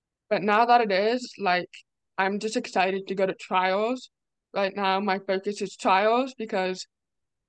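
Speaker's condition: Deafness; deaf or hard of hearing

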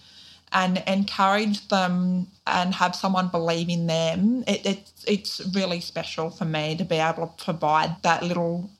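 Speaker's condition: Deafness, profound; born deaf

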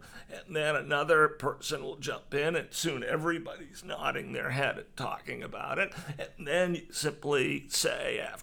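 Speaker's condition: Voice disorder; acquired voice disorder

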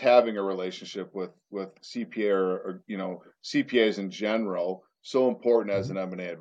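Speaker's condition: No condition

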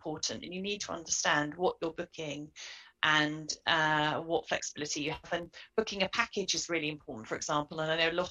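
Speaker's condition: No condition

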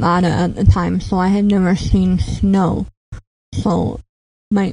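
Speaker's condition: Cleft palate; congenital, affected ears, teeth and nose, 5 or 6 ear tubes for lifelong chronic ear infections; ongoing ear trouble; predicted at birth mute or severely impeded, speech classes once or twice weekly through elementary school

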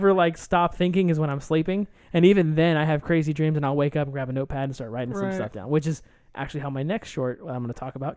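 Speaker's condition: No condition

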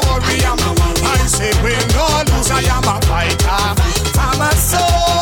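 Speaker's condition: No condition

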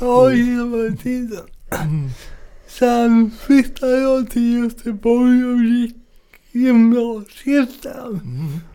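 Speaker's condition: Cerebral palsy; from birth, oxygen deprivation at delivery, heart not beating at birth then restarted, spasms, right side harder to control; mainly affects speech and balance

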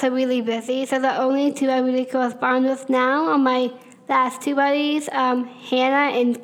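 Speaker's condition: Down syndrome; congenital

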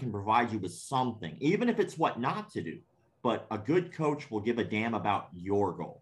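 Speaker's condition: Cleft palate; congenital cleft palate

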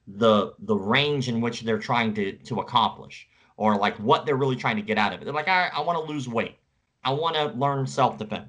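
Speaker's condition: Cleft palate; congenital cleft palate

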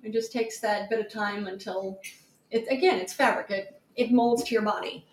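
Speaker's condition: No condition

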